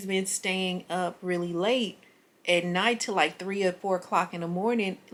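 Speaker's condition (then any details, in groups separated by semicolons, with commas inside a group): No condition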